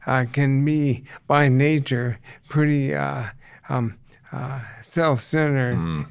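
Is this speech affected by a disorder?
Yes: ALS; reduced ability to get around.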